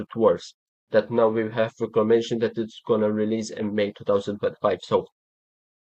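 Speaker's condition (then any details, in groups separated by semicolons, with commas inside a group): No condition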